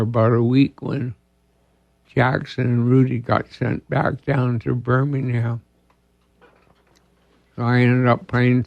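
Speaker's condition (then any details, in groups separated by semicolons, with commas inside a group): ALS; diagnosed about two years ago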